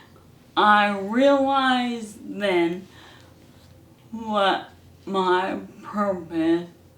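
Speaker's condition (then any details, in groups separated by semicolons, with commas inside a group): ALS; hand onset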